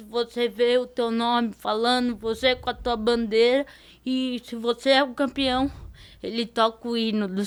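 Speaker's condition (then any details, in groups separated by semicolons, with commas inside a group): Cerebral palsy; diparetic form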